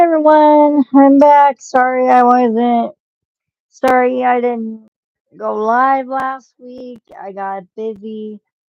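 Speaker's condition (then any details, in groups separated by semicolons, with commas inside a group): Cerebral palsy, spastic; from birth, muscle spasms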